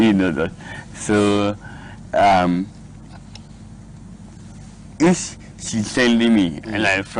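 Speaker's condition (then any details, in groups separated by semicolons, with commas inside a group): Cerebral palsy; speech therapy, speech improved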